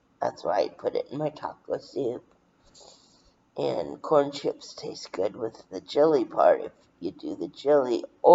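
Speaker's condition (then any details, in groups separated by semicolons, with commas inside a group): Brain injury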